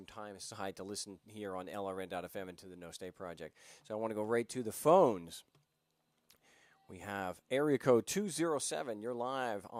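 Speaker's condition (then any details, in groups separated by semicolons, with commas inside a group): No condition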